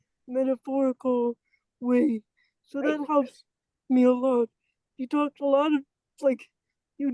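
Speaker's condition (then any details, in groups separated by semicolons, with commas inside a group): Cerebral palsy; walks, attends walking therapy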